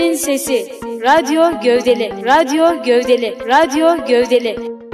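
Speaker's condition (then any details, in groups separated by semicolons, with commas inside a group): No condition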